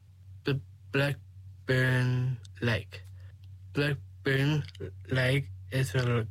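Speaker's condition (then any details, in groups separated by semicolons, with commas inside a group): Down syndrome; 21 years old; age 21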